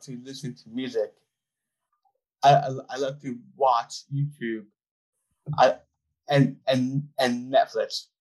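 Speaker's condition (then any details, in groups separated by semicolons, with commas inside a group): Down syndrome; adult man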